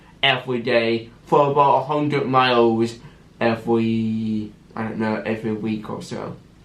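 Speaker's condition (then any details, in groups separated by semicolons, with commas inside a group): Cerebral palsy with stammer; constant stammer on top of cerebral palsy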